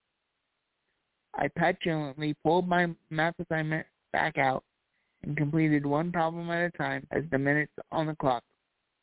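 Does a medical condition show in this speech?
Yes: cerebral palsy; past challenges speaking up.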